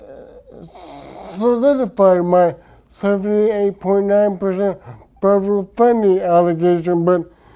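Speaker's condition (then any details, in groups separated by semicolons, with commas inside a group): Traumatic brain injury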